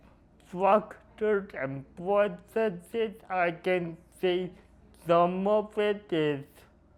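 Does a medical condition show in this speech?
Yes: cerebral palsy; noticeably atypical speech.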